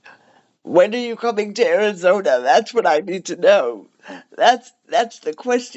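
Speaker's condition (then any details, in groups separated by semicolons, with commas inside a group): Cerebral palsy; cerebral palsy, wheelchair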